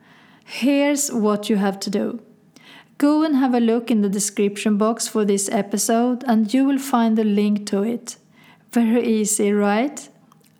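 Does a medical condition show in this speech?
No.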